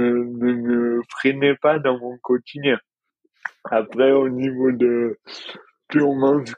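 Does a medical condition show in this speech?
Yes: dystonia.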